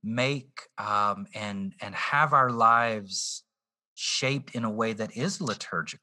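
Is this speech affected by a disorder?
No.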